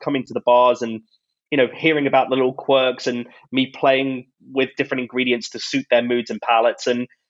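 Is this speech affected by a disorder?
No.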